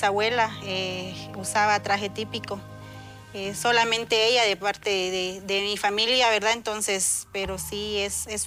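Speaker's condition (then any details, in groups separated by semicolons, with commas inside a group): No condition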